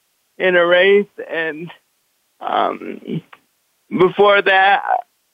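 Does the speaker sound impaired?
Yes: cerebral palsy; brain cannot reliably direct muscles.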